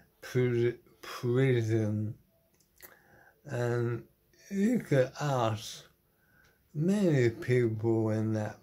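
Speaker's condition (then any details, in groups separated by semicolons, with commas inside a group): Motor neuron disease; terminal; body failing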